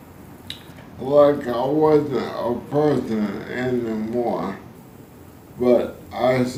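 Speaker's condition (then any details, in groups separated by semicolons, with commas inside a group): ALS; spasticity main symptom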